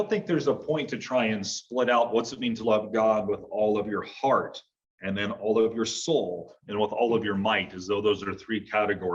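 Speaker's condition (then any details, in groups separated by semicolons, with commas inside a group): No condition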